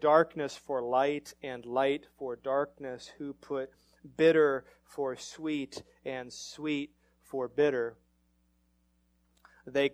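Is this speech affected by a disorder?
No.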